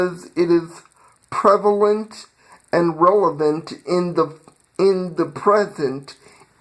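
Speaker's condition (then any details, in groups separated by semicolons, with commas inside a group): Cerebral palsy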